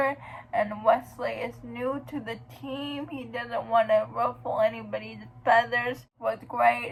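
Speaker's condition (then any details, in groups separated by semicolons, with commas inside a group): Cerebral palsy; uses wheelchair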